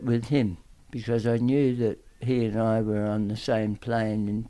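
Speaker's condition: Tongue cancer; aggressive tongue cancer

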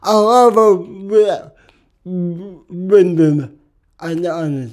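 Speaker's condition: Cerebral palsy; wheelchair user after leg broke

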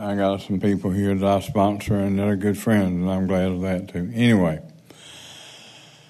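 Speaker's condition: Parkinson's

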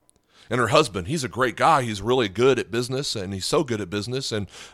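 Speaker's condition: No condition

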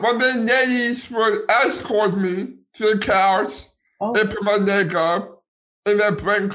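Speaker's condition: Down syndrome

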